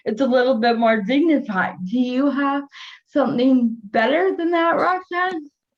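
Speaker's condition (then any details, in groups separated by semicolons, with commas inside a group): Cerebral palsy; from birth; early difficulty forming words, learned by mimicry, no speech therapy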